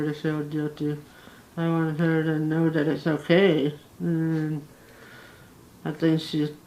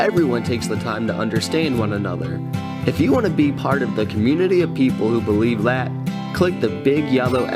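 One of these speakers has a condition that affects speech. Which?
The first: facial paralysis; one side of face paralyzed; does not talk plainly.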